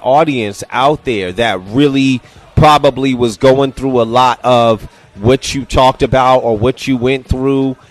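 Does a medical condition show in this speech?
No.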